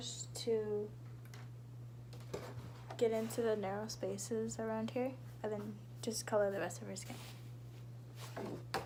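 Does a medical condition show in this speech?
No.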